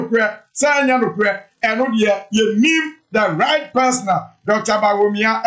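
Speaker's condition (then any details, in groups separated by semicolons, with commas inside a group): No condition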